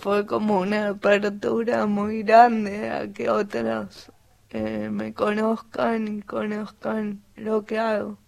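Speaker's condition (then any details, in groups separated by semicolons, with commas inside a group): Cerebral palsy; acquired language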